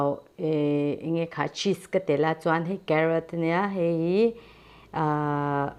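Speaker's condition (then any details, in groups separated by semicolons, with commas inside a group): No condition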